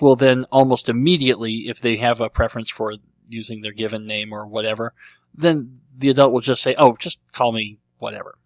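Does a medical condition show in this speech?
Yes: cleft lip and palate; treated as a baby.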